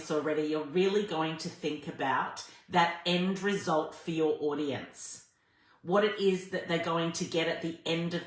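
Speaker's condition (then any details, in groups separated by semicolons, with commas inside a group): No condition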